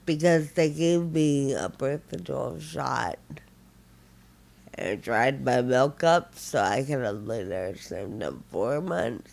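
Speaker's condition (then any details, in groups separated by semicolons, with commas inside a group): Friedreich ataxia, severe; progressive neuromuscular disease; advanced, abilities lost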